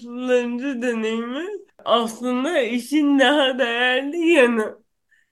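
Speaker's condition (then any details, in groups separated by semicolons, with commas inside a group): Cerebral palsy; neurological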